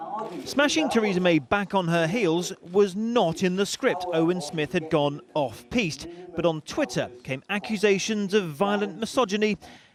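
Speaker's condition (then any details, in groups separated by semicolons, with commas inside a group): No condition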